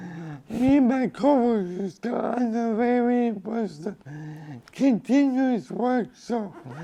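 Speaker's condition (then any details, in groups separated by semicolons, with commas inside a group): Cerebral palsy; from birth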